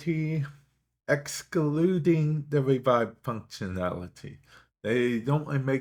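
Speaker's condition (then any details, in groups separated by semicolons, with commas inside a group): Cerebral palsy; affects speech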